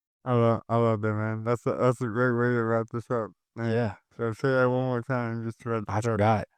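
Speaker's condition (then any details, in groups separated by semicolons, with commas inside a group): Cerebral palsy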